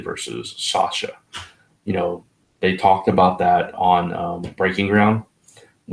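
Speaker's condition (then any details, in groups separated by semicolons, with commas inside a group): No condition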